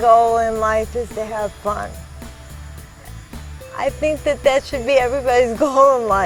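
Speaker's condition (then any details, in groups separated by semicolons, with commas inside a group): Cerebral palsy; brain damage from infant fever, whole body, right arm barely usable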